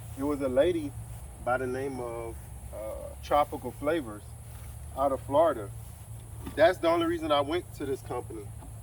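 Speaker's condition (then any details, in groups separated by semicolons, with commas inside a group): No condition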